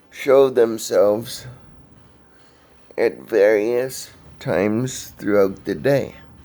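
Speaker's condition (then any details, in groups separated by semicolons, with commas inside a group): Cerebral palsy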